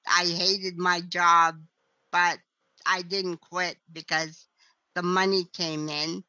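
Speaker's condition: Cerebral palsy; present from birth, vocal cords damaged by intubation tube during surgery; voice ruined by intubation, lost singing ability, trying to sing again

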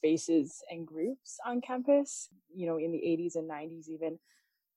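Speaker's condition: No condition

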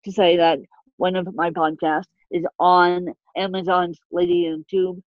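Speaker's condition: Ataxic spastic cerebral palsy; still present

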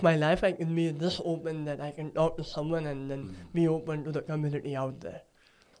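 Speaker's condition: Cleft palate; talks from nasal cavity

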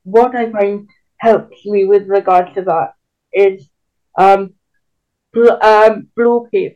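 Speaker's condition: Cerebral palsy; can walk but with limits

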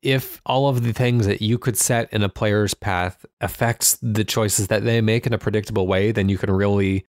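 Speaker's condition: No condition

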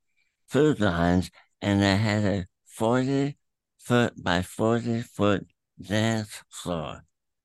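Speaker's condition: Throat cancer; stage 4, terminal, tumor through tongue attached to epiglottis, inoperable, Emory Proton Center therapy not working

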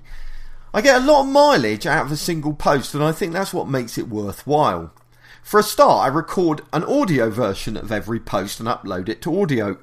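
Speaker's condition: No condition

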